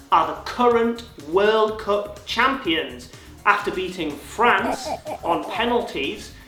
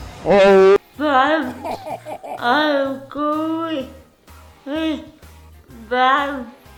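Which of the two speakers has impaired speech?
The second: cerebral palsy; from birth.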